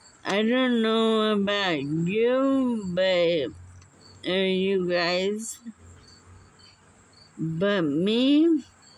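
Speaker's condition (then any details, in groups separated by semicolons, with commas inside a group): Muscular dystrophy; unable to walk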